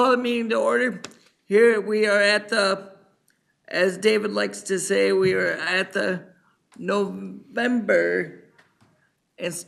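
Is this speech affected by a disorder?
Yes: cerebral palsy.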